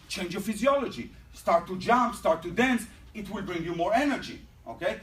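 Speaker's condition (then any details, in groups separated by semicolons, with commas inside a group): No condition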